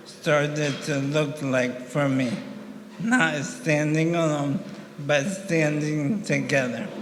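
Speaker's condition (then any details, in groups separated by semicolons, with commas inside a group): ALS; about 1.5 years since diagnosis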